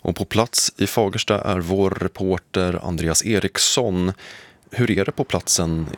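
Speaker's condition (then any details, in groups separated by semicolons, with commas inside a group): No condition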